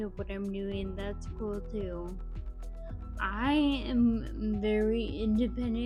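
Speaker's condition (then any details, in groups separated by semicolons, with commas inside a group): Friedreich's ataxia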